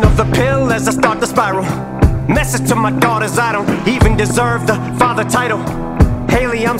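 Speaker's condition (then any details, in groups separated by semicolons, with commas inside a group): No condition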